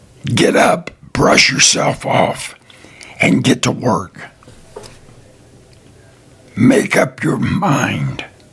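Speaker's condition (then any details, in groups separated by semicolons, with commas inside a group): Throat cancer survivor; speech altered by cancer treatment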